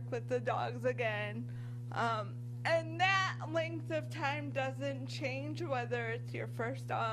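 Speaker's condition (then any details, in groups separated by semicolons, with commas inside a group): Cerebral palsy; from birth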